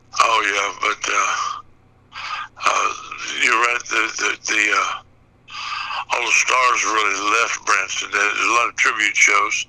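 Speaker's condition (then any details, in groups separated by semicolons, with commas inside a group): Parkinson's; brain surgery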